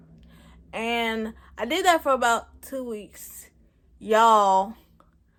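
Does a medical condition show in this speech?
Yes: cerebral palsy; present since birth.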